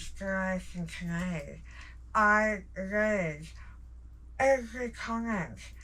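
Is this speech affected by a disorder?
Yes: jaw cancer surgery; tracheostomy.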